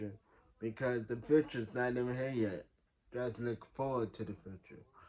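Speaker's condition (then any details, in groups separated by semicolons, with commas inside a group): Traumatic brain injury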